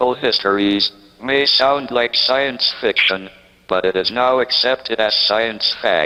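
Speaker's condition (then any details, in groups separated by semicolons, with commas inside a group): ALS, speech-generating device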